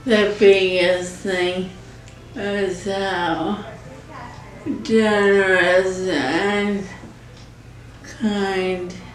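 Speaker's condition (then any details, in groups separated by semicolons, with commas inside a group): ALS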